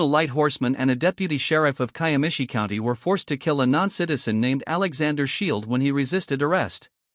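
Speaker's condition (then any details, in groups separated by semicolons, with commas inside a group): No condition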